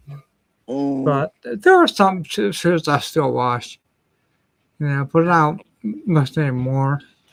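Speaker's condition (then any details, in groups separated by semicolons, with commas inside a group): Ataxia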